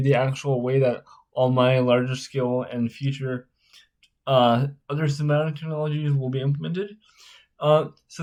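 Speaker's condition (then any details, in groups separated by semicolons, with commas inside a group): Spastic cerebral palsy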